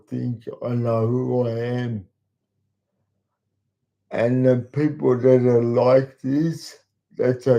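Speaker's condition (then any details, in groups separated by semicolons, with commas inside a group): Cerebral palsy; talks slowly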